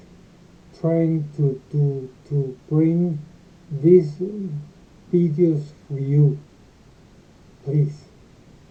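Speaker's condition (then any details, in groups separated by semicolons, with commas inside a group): Multiple sclerosis; talks like a drunk person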